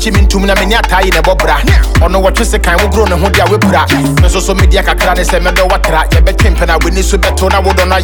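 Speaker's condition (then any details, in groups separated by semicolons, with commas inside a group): No condition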